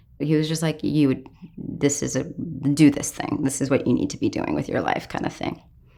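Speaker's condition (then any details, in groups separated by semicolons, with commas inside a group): No condition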